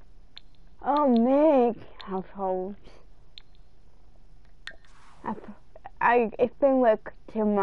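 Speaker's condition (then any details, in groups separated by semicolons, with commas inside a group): Cerebral palsy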